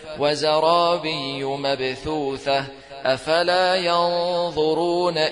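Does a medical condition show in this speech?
No.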